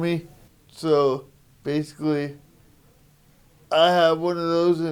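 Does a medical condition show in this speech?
Yes: spastic quadriplegic cerebral palsy; needs daily supports, uses assistive technology.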